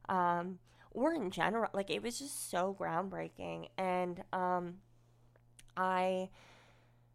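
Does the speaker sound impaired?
Yes: cleft lip and palate, unilateral.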